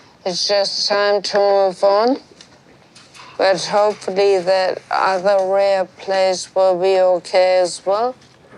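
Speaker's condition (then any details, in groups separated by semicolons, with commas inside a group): Brain injury; acquired, accident; intensive inpatient rehab, responding well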